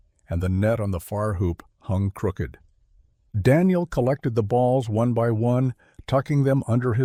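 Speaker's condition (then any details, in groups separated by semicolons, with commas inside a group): No condition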